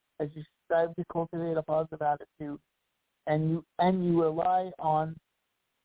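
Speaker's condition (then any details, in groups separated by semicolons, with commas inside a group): Cerebral palsy; walked with walker, daily walking practice down block and back set by father; past challenges speaking up, voice improved over last year, spanish speaker with limited english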